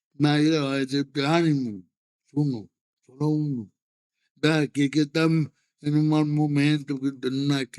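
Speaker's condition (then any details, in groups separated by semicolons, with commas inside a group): Cerebral palsy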